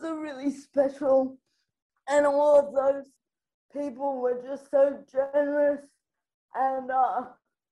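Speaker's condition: Spastic quadriplegic cerebral palsy

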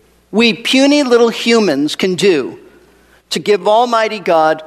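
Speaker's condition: No condition

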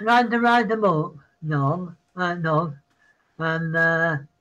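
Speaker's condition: Parkinson's; citing Parkinson's

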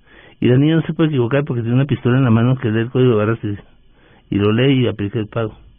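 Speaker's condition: Parkinson's disease; stooped posture at times, loss of strength, walking, running and tennis prescribed by neurologist; under neurologist care, seen last week; voice sometimes trembles, sometimes not understood at all

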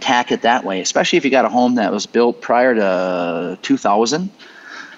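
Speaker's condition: No condition

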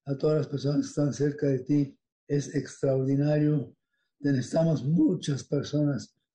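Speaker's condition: Parkinson's disease; body rigidity

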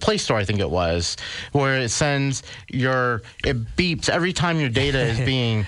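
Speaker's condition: No condition

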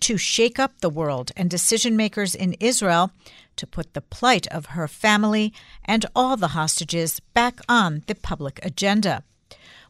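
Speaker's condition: No condition

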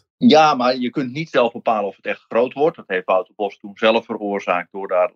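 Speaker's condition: No condition

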